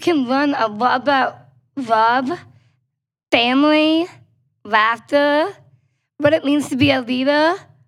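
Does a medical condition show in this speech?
Yes: Down syndrome.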